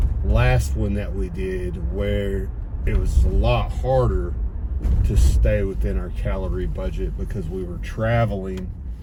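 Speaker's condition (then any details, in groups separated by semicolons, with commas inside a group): No condition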